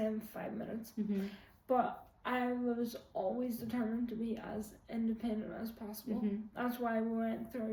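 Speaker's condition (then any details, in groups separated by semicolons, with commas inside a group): Quadriplegic cerebral palsy; quadriplegic, most severe type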